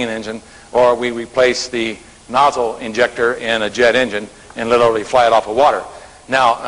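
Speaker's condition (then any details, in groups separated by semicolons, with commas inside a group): No condition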